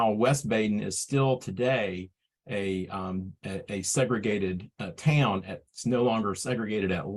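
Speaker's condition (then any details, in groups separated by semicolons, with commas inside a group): No condition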